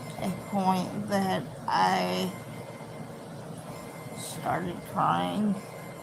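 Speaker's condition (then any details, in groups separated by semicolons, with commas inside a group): Cerebral palsy; head often turned sideways; recovering from femur surgery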